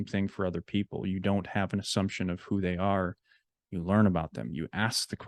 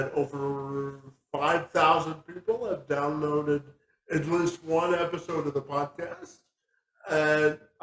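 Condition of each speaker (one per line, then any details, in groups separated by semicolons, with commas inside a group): No condition
Spastic quadriplegic cerebral palsy; spastic quadriplegic, from birth, hamstring spasticity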